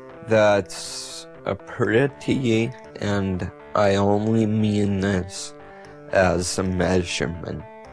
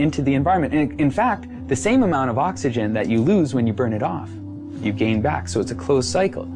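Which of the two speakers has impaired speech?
The first: multiple sclerosis; severe shaking earlier.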